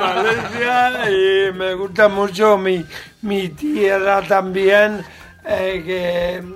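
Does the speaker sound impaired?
Yes: cerebral palsy; present from birth, brain damage.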